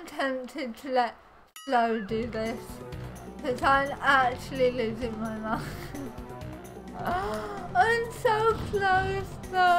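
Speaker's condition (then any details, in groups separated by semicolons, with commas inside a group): Cerebral palsy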